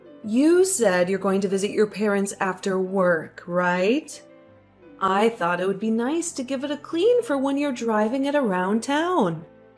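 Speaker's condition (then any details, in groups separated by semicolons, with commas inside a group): No condition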